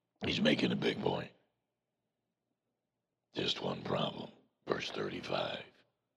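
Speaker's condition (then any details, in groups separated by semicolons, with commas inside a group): Voice box removal needed; vocal cord cancer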